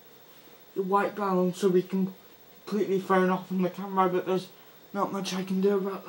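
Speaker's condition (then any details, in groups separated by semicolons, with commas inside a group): Cerebral palsy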